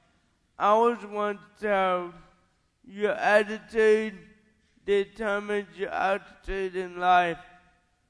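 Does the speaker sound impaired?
Yes: cerebral palsy; onset about 30 to 40 days after birth, caused by parents' lifestyle, not birth defects, lifelong, white plastic braces on both legs in childhood.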